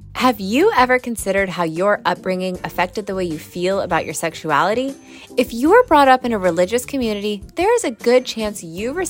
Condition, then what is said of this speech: None; typical speech.